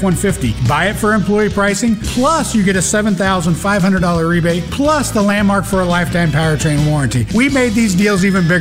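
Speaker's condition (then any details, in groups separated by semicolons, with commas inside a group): No condition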